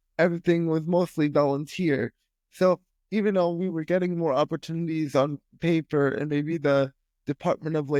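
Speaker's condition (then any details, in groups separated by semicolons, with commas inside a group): Spastic quadriplegic cerebral palsy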